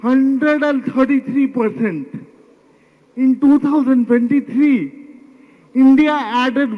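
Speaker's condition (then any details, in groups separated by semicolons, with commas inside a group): Cerebral palsy; could not talk properly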